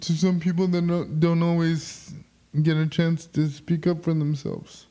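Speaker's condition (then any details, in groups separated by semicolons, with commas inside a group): Quad spastic cerebral palsy, spastic quadriplegic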